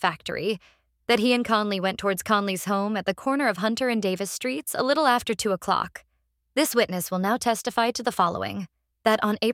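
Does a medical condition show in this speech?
No.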